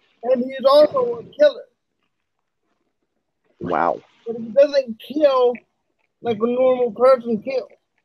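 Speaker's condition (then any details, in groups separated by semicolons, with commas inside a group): Cerebral palsy; uses wheelchair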